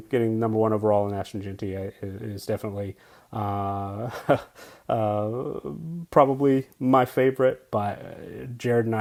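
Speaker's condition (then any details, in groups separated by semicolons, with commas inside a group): No condition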